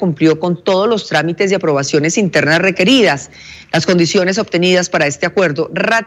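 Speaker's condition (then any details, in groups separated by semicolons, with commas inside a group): No condition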